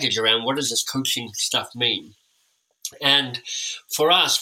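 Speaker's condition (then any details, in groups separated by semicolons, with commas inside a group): Cleft lip and palate; time with an orthodontist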